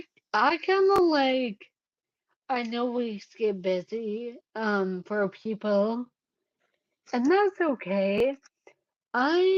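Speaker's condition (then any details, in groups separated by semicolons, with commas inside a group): Cerebellar ataxia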